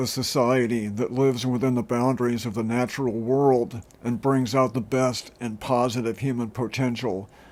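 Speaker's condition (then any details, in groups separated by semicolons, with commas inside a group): No condition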